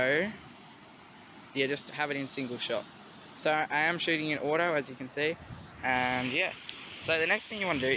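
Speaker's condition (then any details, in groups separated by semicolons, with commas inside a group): No condition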